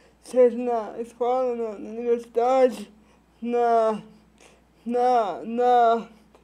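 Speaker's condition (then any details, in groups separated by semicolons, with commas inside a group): Cerebral palsy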